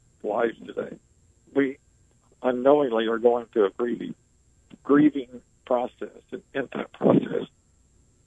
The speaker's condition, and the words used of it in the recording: ALS (motor neuron disease). Full throttle, even though he sits in a wheelchair, barely able to speak.